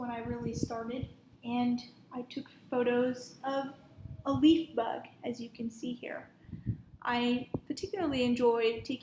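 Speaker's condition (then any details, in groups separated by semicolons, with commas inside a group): No condition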